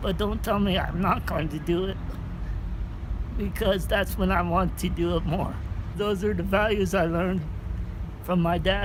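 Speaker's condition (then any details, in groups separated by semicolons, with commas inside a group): Cerebral palsy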